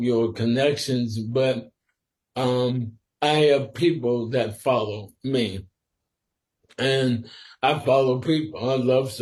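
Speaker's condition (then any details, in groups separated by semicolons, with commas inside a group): Sporadic ALS; must speak slower and carefully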